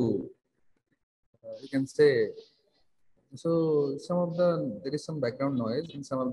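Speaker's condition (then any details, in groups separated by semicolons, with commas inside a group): No condition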